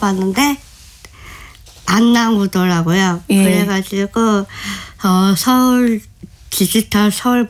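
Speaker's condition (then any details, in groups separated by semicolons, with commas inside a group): Down syndrome; body shape changes ended ballet; joint pain in every joint throughout body; speaks very well, communicates smoothly, disability barely noticeable, needed detailed concrete explanations from director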